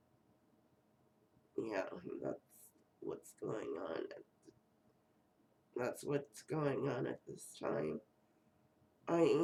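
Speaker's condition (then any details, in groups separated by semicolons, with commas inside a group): Cerebral palsy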